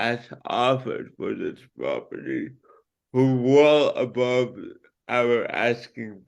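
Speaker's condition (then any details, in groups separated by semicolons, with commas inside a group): Cerebral palsy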